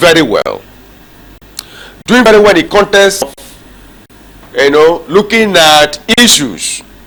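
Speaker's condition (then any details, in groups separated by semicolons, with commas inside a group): No condition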